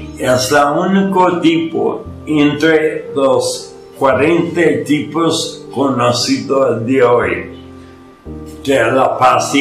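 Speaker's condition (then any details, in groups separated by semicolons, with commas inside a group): Ataxia; acquired, Lance-Adams syndrome, post-coma brain damage, ataxia, myoclonus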